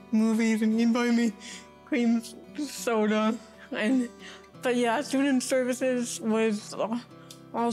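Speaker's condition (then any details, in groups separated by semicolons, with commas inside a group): Cerebral palsy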